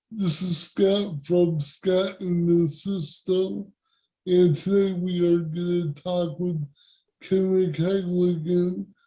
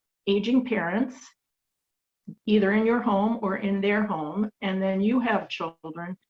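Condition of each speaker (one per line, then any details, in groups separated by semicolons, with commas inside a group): Cerebral palsy; present from birth
No condition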